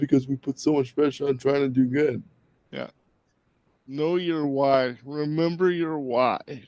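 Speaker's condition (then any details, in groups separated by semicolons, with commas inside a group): Cerebral palsy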